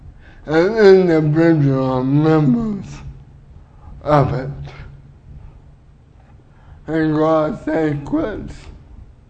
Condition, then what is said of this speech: Cerebral palsy. Because my speech is a little bit unclear, okay?